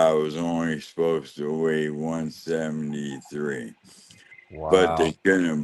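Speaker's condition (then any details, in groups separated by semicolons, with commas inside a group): ALS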